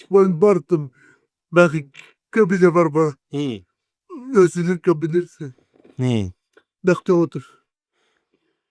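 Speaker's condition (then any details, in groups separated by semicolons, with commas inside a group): Cerebral palsy; 40 years with condition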